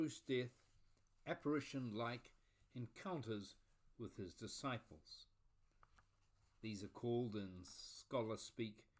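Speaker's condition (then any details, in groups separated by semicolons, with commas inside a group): No condition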